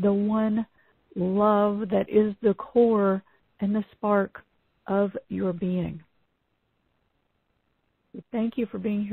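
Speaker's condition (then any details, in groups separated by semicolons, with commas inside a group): No condition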